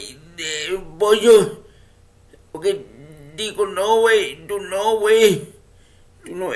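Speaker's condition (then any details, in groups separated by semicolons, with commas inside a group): Cerebral palsy; speech affected by cerebral palsy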